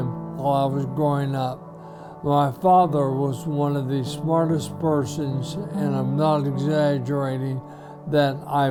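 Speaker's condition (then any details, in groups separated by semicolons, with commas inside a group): ALS; few months since diagnosis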